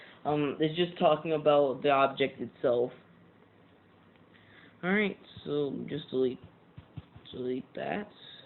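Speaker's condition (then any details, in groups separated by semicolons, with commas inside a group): No condition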